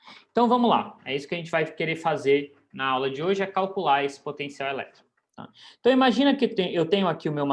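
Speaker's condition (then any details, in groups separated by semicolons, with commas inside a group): No condition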